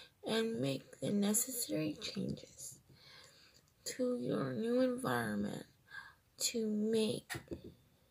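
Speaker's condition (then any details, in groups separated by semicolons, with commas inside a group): Cerebral palsy, triplegia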